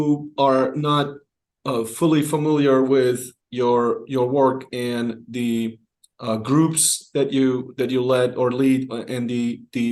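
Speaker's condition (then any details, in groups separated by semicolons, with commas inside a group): No condition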